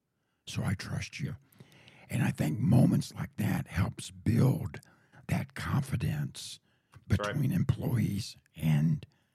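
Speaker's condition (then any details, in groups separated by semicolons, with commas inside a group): Throat cancer surgery, voice box tumor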